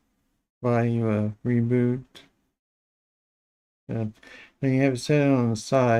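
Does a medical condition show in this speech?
Yes: Parkinson's disease.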